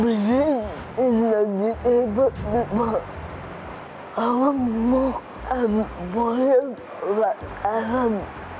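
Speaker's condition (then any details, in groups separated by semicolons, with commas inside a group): Cerebral palsy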